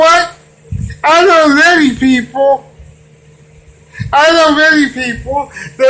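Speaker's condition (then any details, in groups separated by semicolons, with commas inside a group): Cerebral palsy; wheelchair user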